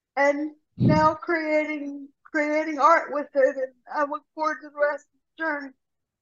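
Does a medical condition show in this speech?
Yes: cerebral palsy; from birth, instability causing trips, severe rotator cuff tear, formerly monthly falls needing engine 6 lift assists; steel mace and steel club training, walking while pushing grocery cart.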